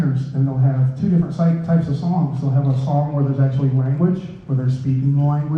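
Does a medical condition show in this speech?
No.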